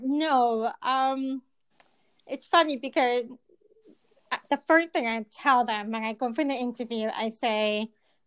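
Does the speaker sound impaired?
Yes: deafness, cochlear implant; congenital, cause unknown, diagnosed about 6 months, hearing aids until 10, one-sided cochlear implant at 10; speech language therapy and EA as child, may not speak clearly.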